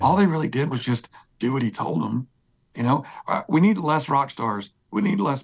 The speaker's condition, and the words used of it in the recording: Spasmodic dysphonia. It's not as hard to sing, but the more I talk, I start getting more hoarse.